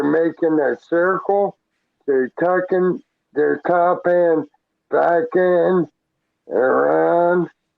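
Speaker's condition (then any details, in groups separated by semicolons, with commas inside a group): Traumatic brain injury; hit by car as pedestrian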